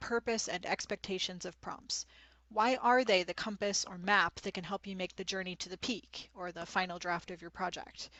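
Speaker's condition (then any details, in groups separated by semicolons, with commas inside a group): No condition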